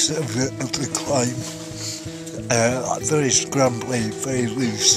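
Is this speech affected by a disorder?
Yes: cerebral palsy.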